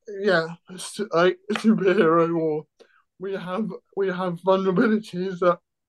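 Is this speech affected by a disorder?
Yes: cerebral palsy.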